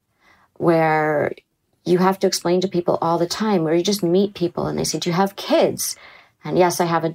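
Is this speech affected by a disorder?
No.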